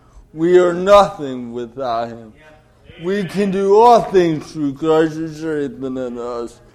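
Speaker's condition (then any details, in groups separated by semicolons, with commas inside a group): Cerebral palsy; delayed development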